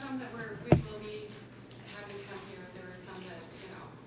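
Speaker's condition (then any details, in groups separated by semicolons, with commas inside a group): No condition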